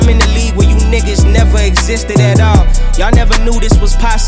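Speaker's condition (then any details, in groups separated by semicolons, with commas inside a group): No condition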